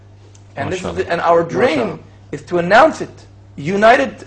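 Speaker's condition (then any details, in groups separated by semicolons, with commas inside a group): No condition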